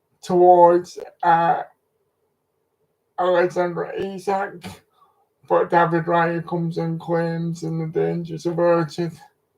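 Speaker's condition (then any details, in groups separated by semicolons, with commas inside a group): Cerebral palsy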